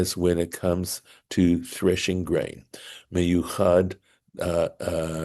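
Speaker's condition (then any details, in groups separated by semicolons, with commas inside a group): No condition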